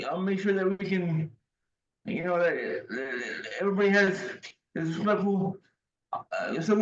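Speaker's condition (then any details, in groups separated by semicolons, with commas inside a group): Cerebral palsy, severe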